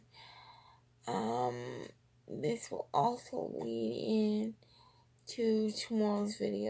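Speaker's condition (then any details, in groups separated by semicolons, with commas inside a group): Cerebral palsy, triplegia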